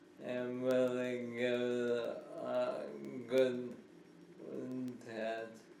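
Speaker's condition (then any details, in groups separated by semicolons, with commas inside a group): ALS; hand onset; uses clicker, lifts and walkers; bulbar speech changes, uses speech generating device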